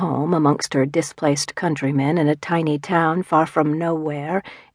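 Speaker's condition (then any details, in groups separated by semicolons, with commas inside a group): No condition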